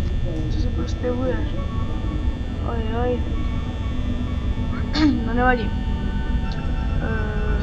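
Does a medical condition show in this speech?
No.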